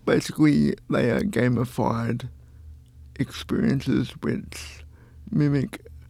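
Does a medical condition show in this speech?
Yes: cerebral palsy; cerebral palsy from birth, born two months premature, died twice at birth, lifelong wheelchair user.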